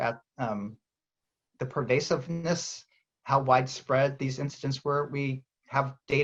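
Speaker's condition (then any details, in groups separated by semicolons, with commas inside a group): No condition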